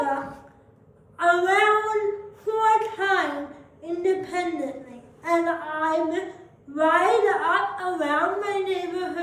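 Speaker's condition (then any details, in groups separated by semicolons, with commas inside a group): Cerebral palsy, spastic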